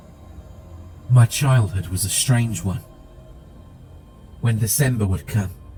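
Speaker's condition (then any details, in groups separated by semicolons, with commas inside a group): No condition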